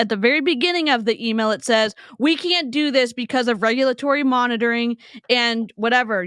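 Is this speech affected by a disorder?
No.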